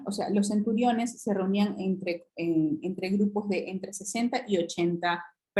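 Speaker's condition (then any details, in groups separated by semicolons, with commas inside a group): No condition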